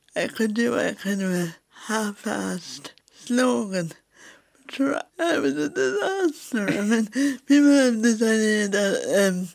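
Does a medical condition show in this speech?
Yes: cerebral palsy; COVID in January requiring ventilator.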